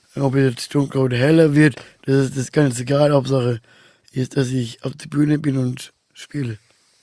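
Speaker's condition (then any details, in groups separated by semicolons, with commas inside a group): Down syndrome; trisomy 21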